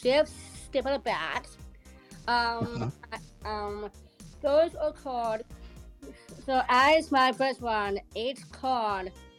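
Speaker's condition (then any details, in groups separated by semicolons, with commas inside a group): Down syndrome; present from birth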